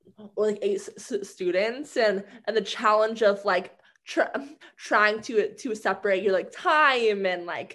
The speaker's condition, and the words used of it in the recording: Stuttering. I'm like perfectly capable. I can communicate to just fine. It's just a different form of a communicating, right?